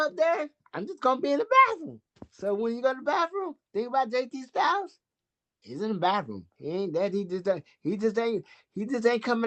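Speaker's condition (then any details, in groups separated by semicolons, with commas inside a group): Cerebral palsy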